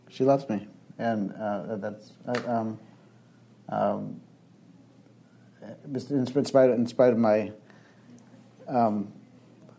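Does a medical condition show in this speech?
Yes: young onset Parkinson's disease; symptoms from 17 with left foot twitching, diagnosed at 23, over 20 years; frequent word and phrase repetitions, many fillers, restarted phrases.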